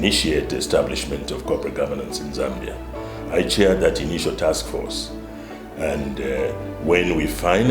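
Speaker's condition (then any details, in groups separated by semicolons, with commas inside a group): No condition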